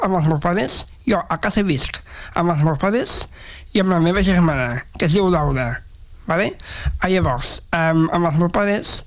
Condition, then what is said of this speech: Down syndrome. Simplement que és una diferència de més, que jo no tinc per què expressar-me de la mateixa manera que els altres.